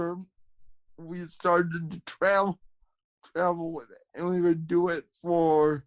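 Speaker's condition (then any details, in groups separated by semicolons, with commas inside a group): Cerebral palsy, spastic quadriplegia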